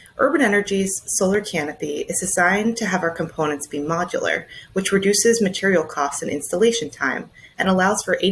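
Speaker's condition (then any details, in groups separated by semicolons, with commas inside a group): No condition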